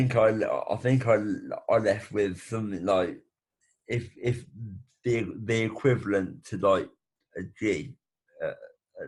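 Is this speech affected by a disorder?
Yes: brain bleed with facial paralysis.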